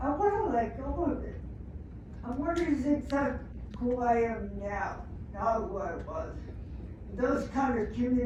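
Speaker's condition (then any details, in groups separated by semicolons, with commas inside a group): Traumatic brain injury; speech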